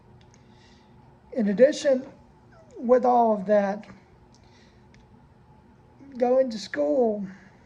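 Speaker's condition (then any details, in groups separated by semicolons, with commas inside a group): Cerebral palsy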